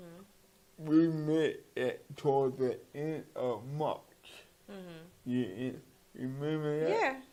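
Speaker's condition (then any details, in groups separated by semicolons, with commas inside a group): Cerebral palsy; from birth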